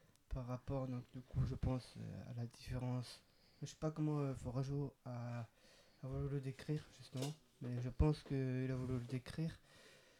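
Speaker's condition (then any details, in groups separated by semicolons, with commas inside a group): Down syndrome, trisomy 21; extra chromosome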